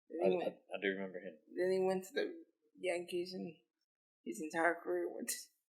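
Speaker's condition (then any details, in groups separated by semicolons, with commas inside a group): Cerebral palsy; lifelong physical disability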